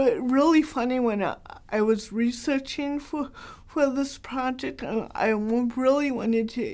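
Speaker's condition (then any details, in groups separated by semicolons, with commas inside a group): Cerebral palsy; very mild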